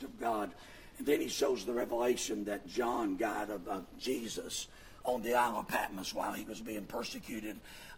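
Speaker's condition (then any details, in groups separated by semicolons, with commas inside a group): Vocal fold paralysis; voices with false folds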